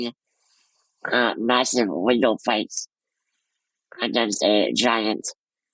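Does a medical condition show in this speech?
Yes: muscular dystrophy.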